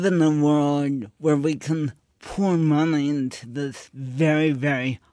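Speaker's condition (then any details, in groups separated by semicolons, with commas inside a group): Cerebral palsy; slurred speech, slurring tongue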